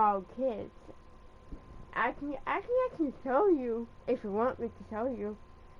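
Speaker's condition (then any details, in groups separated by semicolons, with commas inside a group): Cerebral palsy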